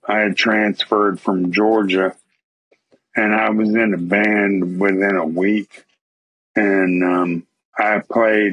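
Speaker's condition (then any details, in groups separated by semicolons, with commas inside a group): ALS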